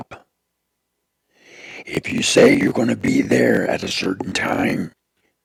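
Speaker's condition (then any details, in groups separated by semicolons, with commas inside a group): Throat cancer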